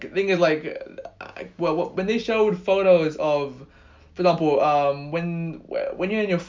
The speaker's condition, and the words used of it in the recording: Stuttering. Yeah, she's like an army of friends, and like this when she's like, okay, sorry, I'm stuttering a lot.